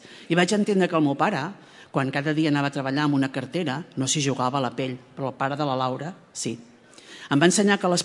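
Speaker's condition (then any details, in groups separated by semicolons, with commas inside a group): No condition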